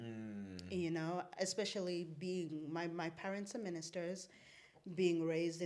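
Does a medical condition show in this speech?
No.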